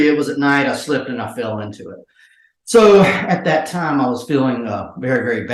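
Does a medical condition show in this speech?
No.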